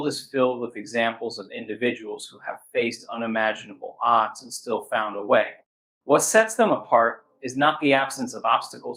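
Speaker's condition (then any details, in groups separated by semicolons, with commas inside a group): No condition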